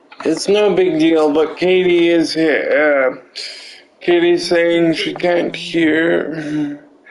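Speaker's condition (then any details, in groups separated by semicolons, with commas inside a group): Cerebral palsy; limbs affected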